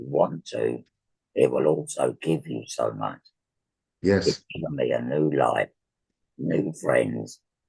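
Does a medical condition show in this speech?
Yes: laryngectomy for laryngeal cancer.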